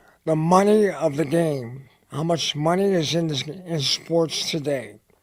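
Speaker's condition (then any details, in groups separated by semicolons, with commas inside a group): Head and neck cancer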